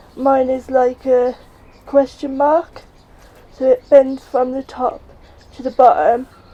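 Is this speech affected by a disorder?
Yes: cerebral palsy; affects legs, mild scoliosis.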